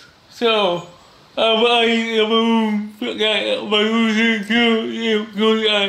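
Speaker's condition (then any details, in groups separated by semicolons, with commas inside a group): Cerebral palsy; speech disability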